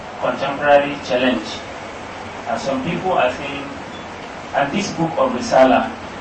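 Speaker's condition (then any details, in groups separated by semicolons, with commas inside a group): No condition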